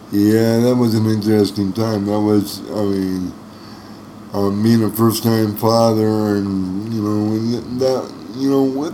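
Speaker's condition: Cerebral palsy; uses wheelchair for mobility

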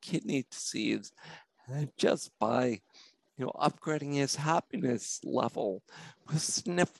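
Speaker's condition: Spinocerebellar ataxia; symptoms for over 40 years

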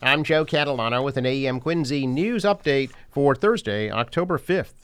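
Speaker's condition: No condition

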